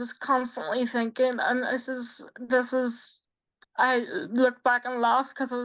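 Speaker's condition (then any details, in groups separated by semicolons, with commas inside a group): Quadriplegic cerebral palsy; quadriplegic, from birth, full-time wheelchair user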